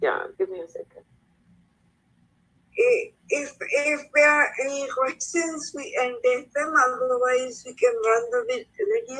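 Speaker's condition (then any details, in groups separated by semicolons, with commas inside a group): Cerebral palsy; speech affected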